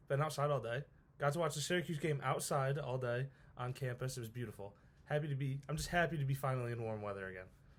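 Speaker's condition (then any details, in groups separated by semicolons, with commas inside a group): No condition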